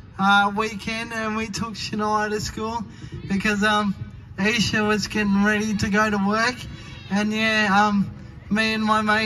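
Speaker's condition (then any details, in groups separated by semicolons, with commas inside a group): Cerebral palsy; from birth, years of surgery and therapy to walk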